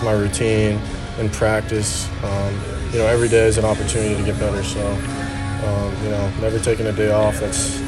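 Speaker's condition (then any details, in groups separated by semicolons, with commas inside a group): No condition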